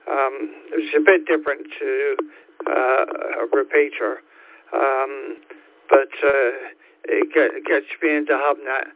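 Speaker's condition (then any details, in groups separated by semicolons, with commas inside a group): Stutter, mild; stutters a little, gets things a bit wrong; repeated sounds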